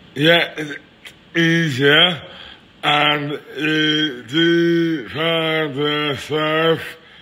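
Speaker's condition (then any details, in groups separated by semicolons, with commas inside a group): Dystonia; neurological movement disorder, muscle contractions and spasms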